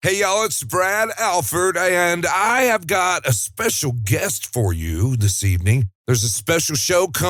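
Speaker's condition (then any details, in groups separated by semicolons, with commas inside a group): No condition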